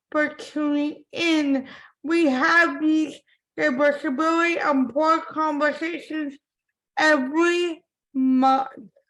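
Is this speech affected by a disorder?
Yes: cerebral palsy; from birth; impaired speech.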